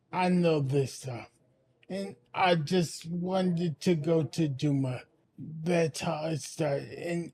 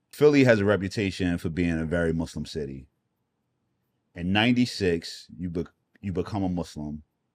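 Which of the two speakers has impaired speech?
The first: anoxic brain injury; brain without oxygen 40 minutes, memory loss; about 95% recovered, still in speech therapy; speech therapy ongoing, audible speech difference, loses train of thought.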